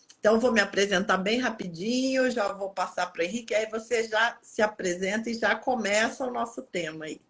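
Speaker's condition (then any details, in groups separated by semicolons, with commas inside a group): No condition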